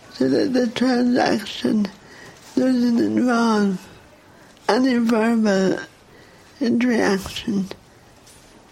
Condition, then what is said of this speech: Cerebral palsy. The telephone is really difficult because people think you're drunk or you're in distress or there's something wrong,